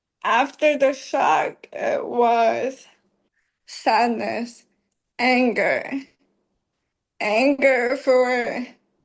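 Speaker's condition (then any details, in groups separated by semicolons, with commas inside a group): ALS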